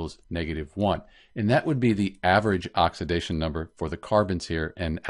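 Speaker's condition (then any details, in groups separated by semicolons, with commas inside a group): No condition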